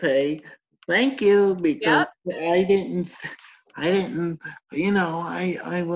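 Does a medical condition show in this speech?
Yes: cerebral palsy.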